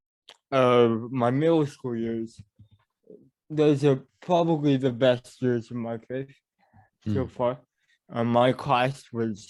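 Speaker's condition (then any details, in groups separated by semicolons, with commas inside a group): Cerebral palsy; mild speech impediment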